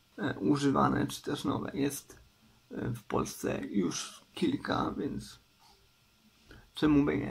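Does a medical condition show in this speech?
Yes: cerebral palsy; uses wheelchair.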